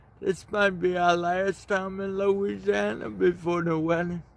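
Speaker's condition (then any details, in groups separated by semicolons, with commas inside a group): Cerebral palsy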